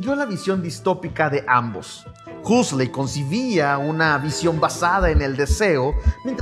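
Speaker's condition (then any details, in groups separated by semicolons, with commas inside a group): No condition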